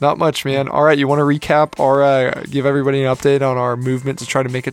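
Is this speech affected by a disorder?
No.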